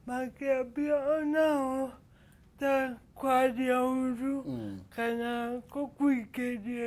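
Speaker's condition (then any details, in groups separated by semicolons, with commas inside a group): Cerebral palsy; speaks slowly, speaking effortful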